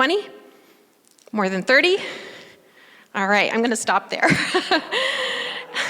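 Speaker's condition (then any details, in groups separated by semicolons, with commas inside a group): No condition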